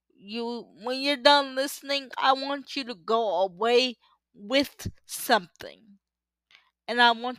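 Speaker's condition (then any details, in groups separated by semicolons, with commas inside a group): Cerebral palsy; depends on others for physical needs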